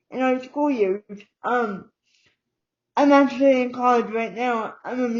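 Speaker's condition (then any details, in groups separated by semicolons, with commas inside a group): Cerebral palsy; uses wheelchair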